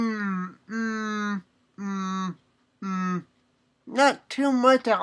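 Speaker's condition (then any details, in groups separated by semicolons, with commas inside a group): Cerebral palsy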